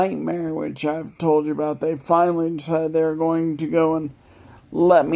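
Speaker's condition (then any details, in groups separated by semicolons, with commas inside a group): Multiple sclerosis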